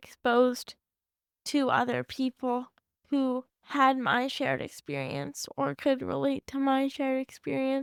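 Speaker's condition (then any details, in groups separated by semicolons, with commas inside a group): Cerebral palsy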